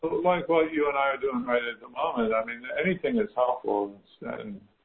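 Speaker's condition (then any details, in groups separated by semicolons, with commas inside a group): Parkinson's disease; stem cell infusions in houston, infusions finished, assessment due in september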